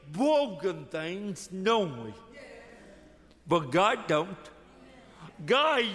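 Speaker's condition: Cerebral palsy; severe limitations

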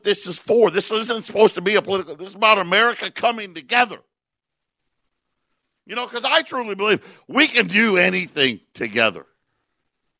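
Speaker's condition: No condition

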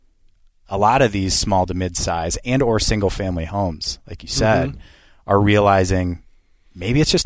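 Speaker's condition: No condition

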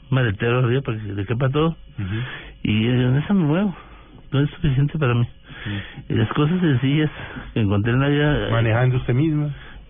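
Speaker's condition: Parkinson's disease; under care of leading Colombian Parkinson's neurologist, running and tennis exercise prescribed

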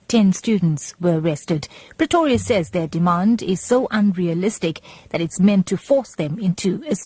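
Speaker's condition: No condition

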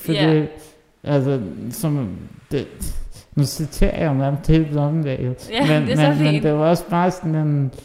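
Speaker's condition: Muscular dystrophy (muskelsvind); recessive

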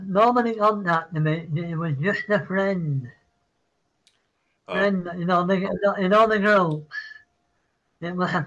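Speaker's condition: Parkinson's; citing Parkinson's

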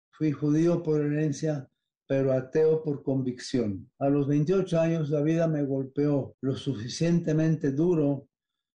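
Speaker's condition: Parkinson's disease; body rigidity

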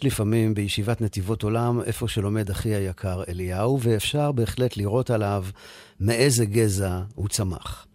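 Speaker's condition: No condition

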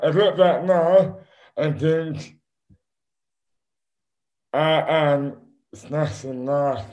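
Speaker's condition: Dystonia; affects speech and hands

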